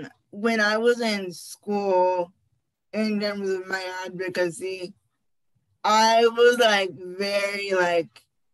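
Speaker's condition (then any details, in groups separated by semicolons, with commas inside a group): Cerebral palsy; birth brain injury, premature, wheelchair user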